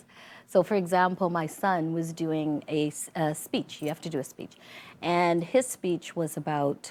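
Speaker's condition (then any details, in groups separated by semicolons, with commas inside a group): No condition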